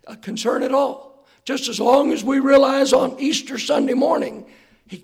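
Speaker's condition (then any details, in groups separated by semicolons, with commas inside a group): Hoarseness after vocal cord surgery; hoarse voice, hard for listeners to hear, not smooth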